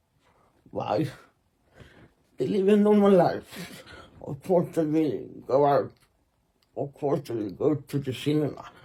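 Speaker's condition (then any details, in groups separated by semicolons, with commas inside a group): Muscular Parkinson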